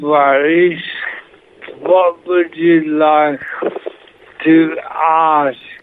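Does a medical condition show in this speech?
Yes: motor neuron disease, severe; onset in feet, walking stick then chair, diagnosed at least 4-5 years ago; final stages, no physical movement, breathing mask, machine breathes for him, 2 minutes without, Bethlehem Hospital; extremely difficult, pauses for breath with mouth closed, Stephen Scoff, Scott Benton mostly talk for him.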